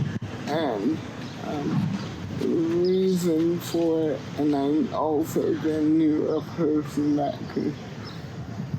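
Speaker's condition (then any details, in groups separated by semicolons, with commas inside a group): Cerebral palsy; cannot walk unaided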